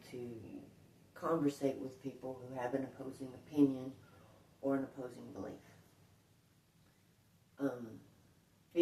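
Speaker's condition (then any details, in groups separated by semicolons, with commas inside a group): No condition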